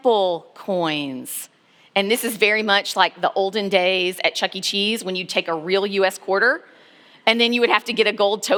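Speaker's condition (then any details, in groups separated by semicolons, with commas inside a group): No condition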